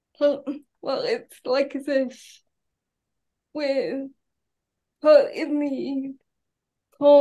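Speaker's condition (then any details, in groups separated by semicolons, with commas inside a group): Cerebral palsy; very difficult to verbalize thoughts, speaking harder than for others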